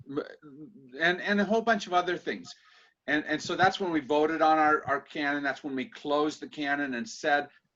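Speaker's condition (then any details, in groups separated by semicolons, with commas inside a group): No condition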